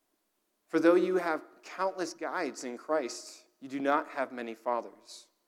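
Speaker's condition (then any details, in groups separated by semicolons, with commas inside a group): No condition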